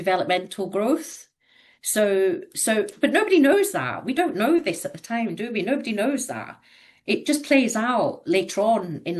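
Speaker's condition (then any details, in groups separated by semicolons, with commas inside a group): No condition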